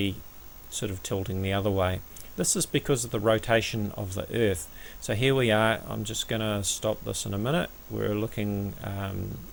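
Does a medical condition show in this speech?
No.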